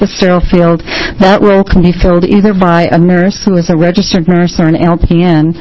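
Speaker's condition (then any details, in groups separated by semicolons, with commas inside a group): No condition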